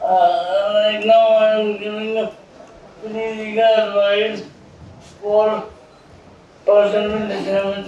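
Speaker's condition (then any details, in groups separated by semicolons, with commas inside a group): Cerebral palsy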